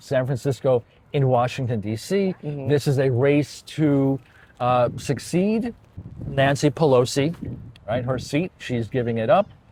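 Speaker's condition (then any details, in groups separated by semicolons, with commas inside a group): No condition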